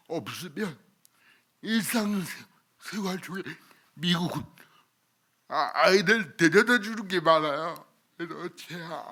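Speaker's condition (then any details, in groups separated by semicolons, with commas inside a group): Cerebral palsy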